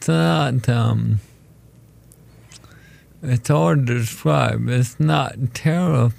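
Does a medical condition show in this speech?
Yes: ALS; diagnosed almost 4 years ago.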